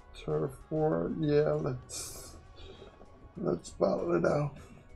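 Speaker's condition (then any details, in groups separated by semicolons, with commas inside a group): Quadriplegic cerebral palsy; uses one hand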